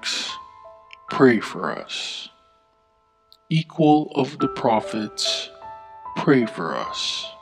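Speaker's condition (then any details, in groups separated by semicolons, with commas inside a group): No condition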